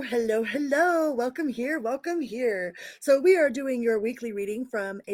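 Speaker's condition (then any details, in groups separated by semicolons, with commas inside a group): No condition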